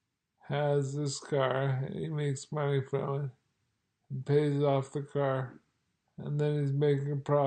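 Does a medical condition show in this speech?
Yes: multiple sclerosis.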